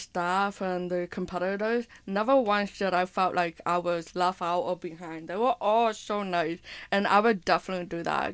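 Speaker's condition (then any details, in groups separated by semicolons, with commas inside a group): Hearing impairment with speech impairment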